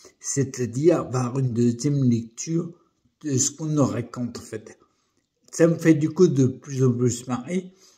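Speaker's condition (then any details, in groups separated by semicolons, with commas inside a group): Primary progressive multiple sclerosis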